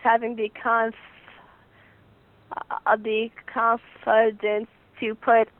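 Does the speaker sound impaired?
Yes: stuttering; stuttering since beginning to talk, speech therapy with own speech therapist; about 18, starting college, therapy every two weeks, summer three-session intensive, Friends National Association; needs extra time to speak, letters to teachers, friends avoid filling in words; here repeated sounds, prolonged sounds, blocks.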